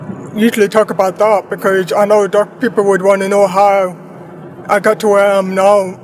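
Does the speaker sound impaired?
Yes: deafblindness; retinoblastoma from birth, eyes removed, prosthetic eyes, worsening hearing loss from age one, cause unknown; two cochlear implants, hears via driver's microphone, formerly hearing aids barely hearing, sign language, braille; no early speech, speech pathologist Vicky, felt lips and throat, speaking at seven, initially unclear.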